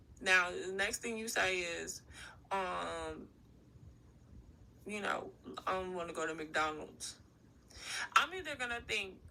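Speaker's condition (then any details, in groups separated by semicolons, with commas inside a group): No condition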